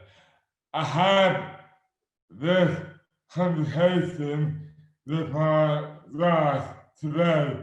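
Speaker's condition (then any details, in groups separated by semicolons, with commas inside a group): Dystonia; affects hands and speech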